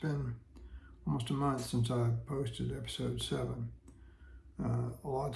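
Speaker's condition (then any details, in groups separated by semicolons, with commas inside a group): Parkinson's disease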